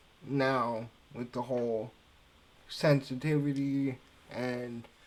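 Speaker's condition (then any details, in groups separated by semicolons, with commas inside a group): Cerebral palsy; speech affected by cerebral palsy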